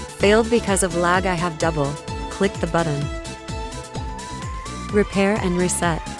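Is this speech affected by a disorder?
No.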